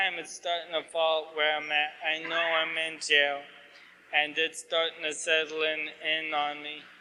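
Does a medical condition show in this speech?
Yes: ALS.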